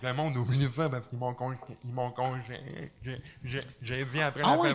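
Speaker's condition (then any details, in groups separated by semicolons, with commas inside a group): Cerebral palsy; past operation with lost lower-body feeling afterward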